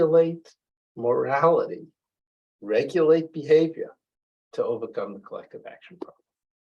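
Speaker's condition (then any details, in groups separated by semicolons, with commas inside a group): No condition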